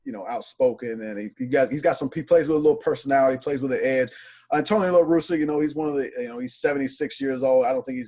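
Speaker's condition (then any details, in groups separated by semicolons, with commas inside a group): No condition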